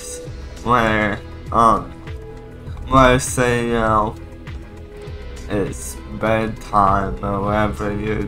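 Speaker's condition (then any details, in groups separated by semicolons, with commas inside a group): Cerebral palsy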